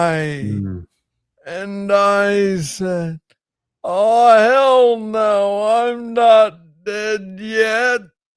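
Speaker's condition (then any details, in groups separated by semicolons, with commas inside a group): Parkinson's disease; speaks slowly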